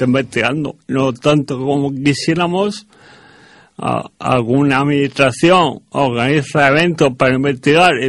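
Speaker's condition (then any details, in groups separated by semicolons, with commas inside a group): Rare neurological disease; ataxia form, balance loss, low muscle tone; starting medication clinical trial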